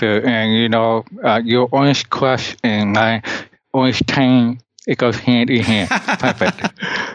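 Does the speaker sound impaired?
Yes: deafness; compensates by focusing visually on surroundings.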